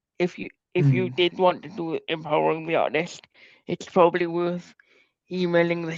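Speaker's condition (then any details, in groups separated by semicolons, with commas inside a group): Cerebral palsy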